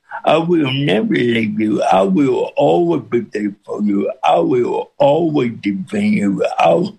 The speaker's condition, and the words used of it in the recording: Cerebral palsy. Because I'm going to turn the boy loose on stage, but nobody can understand me.